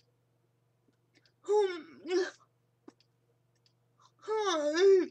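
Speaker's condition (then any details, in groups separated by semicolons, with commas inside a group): Cerebral palsy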